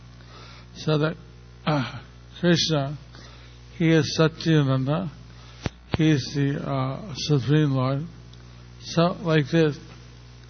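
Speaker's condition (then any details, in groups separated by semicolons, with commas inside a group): Stroke; unsure listeners understand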